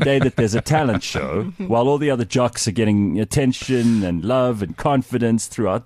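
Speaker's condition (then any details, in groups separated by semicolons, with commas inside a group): No condition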